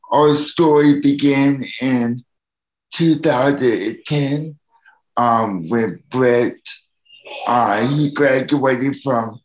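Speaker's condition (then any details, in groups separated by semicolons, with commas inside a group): Cerebral palsy; needs help from others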